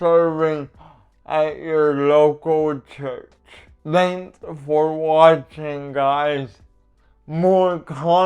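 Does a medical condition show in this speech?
Yes: cerebral palsy; uses adaptive equipment.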